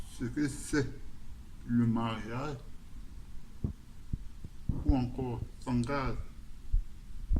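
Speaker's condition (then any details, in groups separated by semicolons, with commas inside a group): Cerebral palsy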